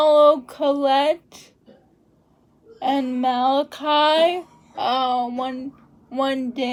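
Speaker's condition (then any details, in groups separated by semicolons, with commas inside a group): Cerebral palsy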